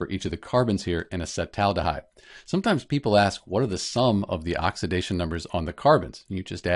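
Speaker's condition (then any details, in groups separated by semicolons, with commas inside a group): No condition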